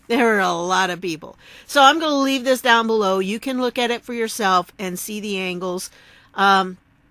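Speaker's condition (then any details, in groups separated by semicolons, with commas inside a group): No condition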